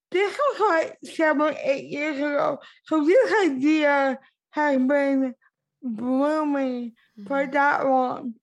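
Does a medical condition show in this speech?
Yes: cerebral palsy; wheelchair user, impaired speech since childhood; speaks concisely and quickly to hold listeners' attention.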